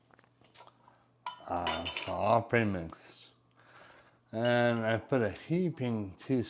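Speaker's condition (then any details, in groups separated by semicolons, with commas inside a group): Brain injury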